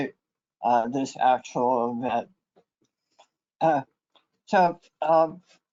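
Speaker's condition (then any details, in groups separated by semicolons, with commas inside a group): Head and neck cancer; left vagus nerve severed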